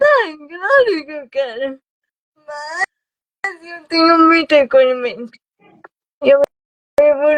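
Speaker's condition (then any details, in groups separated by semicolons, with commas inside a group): Cerebral palsy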